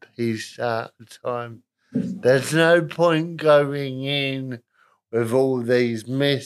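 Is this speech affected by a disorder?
Yes: cerebral palsy, moderate; spastic, self-described middle range, delivery complications at birth, diagnosed in childhood; shaking, muscles tense and relax, whole-body spasms in bed, walks a bit funny; talks a bit funny.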